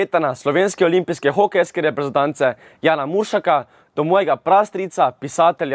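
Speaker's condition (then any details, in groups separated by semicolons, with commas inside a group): No condition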